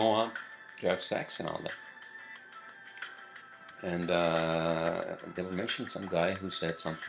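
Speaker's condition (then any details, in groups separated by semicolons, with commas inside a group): No condition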